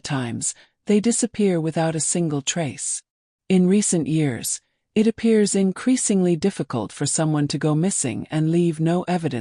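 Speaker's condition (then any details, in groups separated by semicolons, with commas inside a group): No condition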